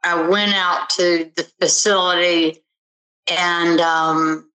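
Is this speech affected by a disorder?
Yes: tardive dyskinesia; onset 10+ years ago, progressive, arm and leg flailing, falls, balance issues, moderately severe to severe; on proper medication from neurologist, tongue flickers, involuntary jaw movement, uncomfortable feeling under tongue; mild stutter now, formerly severe stutter making speech unintelligible, chewing and swallowing little affected.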